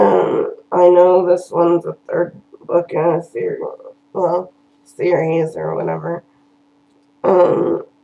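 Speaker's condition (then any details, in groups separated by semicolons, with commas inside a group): Cerebral palsy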